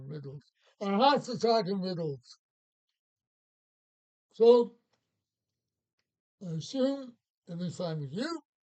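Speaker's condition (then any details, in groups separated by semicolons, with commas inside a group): Parkinson's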